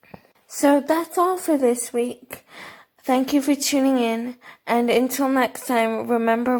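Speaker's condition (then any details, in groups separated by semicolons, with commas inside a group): Cerebral palsy, athetoid; quadriplegia, all four limbs; severity varies daily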